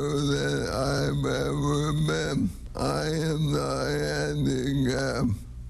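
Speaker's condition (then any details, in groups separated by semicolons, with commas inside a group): ALS, speech-generating device; diaphragm weakened, implanted breathing-assist device; types with feet, device-assisted breathing; tongue uncooperative, no spoken speech, cannot breathe unaided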